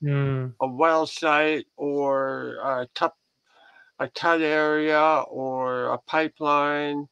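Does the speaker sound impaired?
Yes: head and neck cancer surgery; large tumor removed from side of neck, reconstructive surgery, crooked head since; survivor, about 14 years since diagnosis, 43% five-year survival odds then; ongoing throat challenges.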